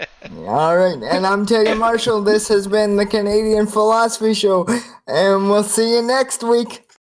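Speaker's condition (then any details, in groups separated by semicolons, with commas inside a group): Cerebral palsy, spastic quadriplegia, severe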